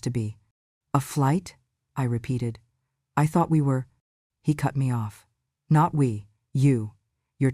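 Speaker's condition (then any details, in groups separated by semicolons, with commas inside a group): No condition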